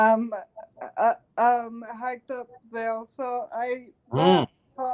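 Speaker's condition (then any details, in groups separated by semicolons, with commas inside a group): Cerebral palsy; talks too fast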